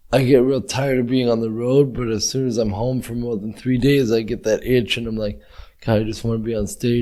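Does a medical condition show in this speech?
Yes: cerebral palsy.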